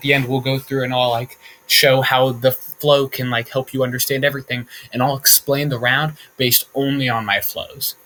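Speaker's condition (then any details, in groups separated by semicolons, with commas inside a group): No condition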